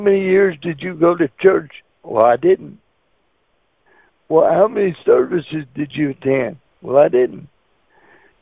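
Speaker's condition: Cerebral palsy; wheelchair user

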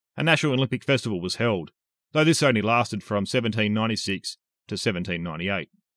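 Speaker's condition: No condition

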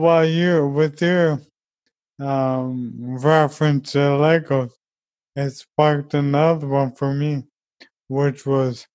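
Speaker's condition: ALS; toileting help

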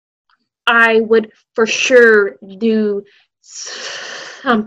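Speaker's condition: Stuttering; childhood onset, school speech therapy since learning to talk, Lamar University clinic therapy from senior year, age 19; adult, still stutters; stutters openly; repeated sounds, prolonged sounds

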